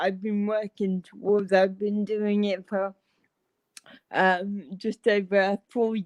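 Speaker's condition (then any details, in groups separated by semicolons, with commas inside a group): Cerebral palsy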